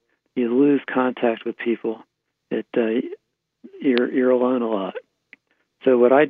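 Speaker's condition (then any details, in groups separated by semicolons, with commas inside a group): Parkinson's disease; right hand tremor at onset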